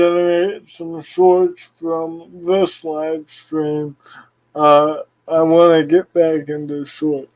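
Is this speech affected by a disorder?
Yes: cerebral palsy.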